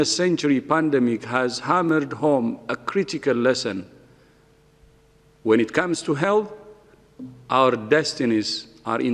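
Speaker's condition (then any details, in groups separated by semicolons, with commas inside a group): No condition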